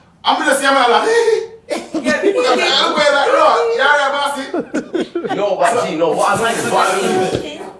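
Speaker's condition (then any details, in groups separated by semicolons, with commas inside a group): No condition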